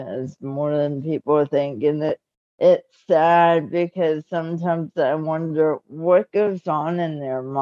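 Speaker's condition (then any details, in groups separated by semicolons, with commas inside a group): Cerebral palsy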